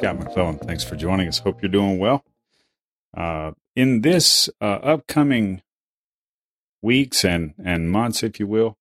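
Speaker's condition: No condition

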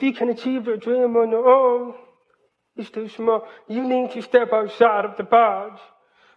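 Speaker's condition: Hearing loss, cochlear implant; college

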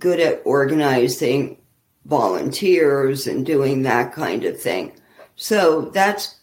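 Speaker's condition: ALS; expects progression

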